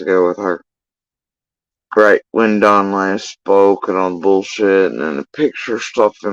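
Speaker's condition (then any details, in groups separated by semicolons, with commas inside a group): Facial paralysis after surgery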